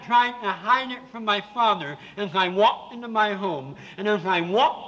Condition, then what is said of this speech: Cleft palate. So you'll have to listen very carefully to understand him over the radio.